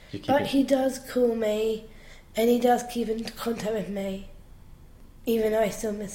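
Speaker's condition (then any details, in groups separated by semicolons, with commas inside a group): Down syndrome; slow learning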